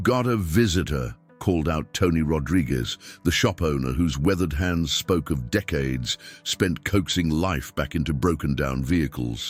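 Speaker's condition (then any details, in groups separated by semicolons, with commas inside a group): No condition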